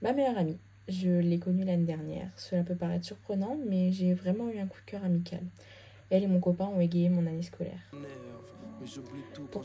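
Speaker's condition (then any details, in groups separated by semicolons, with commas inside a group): No condition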